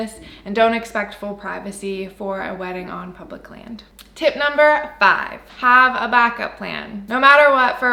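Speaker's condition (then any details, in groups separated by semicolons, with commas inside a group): No condition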